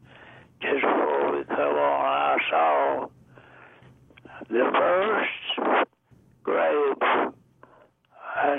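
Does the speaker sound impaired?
Yes: deafness; also blind, age 99; blind and deaf at interview.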